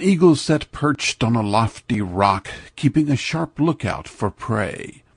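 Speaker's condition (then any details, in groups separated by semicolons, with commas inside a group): No condition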